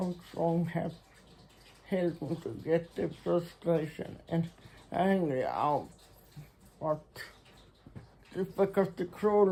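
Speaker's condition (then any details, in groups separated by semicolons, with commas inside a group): Muscular Parkinson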